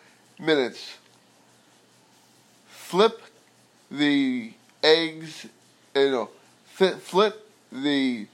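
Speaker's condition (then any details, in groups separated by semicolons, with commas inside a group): Aphasia after stroke; aphasia caused by stroke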